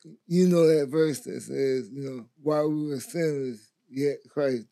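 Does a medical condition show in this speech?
Yes: stroke; babbling, uncontrollable drooling, slurred speech mother could not understand at onset, persisted after brain surgery.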